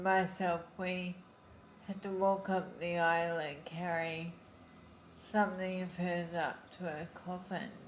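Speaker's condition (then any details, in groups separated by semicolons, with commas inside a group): Friedreich's ataxia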